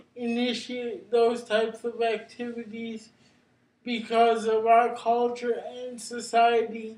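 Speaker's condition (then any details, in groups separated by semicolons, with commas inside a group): Cerebral palsy; brain injury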